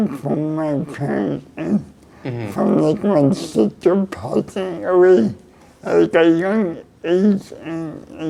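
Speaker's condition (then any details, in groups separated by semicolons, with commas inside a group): Cerebral palsy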